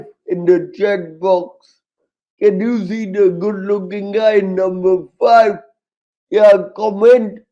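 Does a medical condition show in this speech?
Yes: cerebral palsy, severe.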